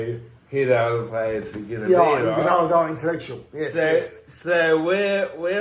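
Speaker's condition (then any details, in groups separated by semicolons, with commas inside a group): Cerebral palsy; from birth, tight muscles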